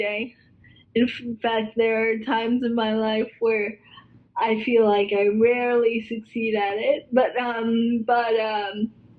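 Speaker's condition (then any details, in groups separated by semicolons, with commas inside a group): Cerebral palsy, spastic quadriplegia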